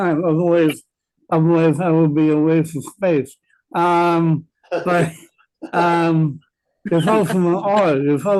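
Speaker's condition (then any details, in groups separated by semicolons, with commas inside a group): Cerebral palsy; present from birth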